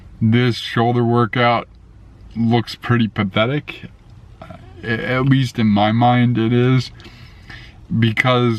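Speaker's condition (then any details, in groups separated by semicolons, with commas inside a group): Cerebral palsy; affects gait and walking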